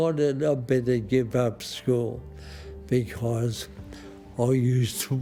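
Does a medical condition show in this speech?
Yes: motor neurone disease; onset cramp while running; 30 years since diagnosis, fall risk.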